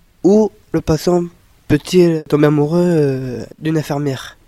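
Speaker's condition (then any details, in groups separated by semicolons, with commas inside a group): Down syndrome; Down syndrome (trisomy)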